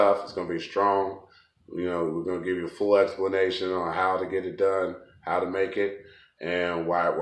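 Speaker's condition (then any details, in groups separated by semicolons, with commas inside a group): No condition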